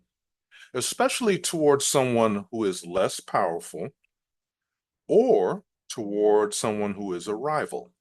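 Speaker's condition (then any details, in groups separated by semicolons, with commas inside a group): No condition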